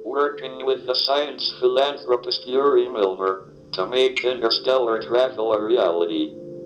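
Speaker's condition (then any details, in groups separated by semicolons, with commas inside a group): ALS, speech-generating device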